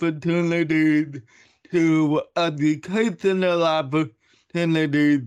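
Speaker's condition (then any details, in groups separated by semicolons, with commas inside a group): Cerebral palsy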